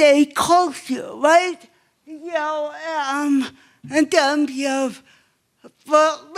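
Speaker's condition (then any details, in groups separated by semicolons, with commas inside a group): Cerebral palsy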